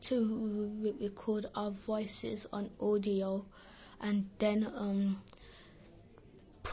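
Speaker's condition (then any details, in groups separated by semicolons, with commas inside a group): Stammering; childhood stammering, attended small stammering therapy group; blocks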